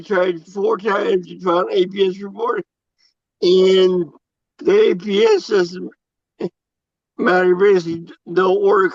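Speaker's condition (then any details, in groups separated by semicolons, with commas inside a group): Cerebral palsy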